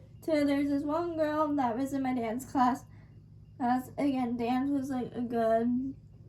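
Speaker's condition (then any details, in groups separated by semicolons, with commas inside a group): Cerebral palsy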